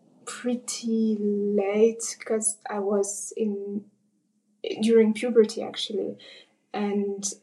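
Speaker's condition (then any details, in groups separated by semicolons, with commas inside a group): Covert stuttering; gradual onset in puberty, worse end of high school, father stuttered, therapy exercises unhelpful; early in accepting stutter, trying to be less covert; hid stutter with techniques in German, French, not in English, grew silent from fear; prolonged sounds, blocks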